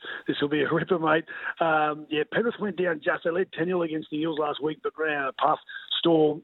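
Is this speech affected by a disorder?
No.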